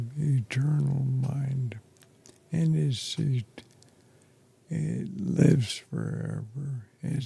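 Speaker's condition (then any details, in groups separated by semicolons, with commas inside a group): ALS; affects chest and throat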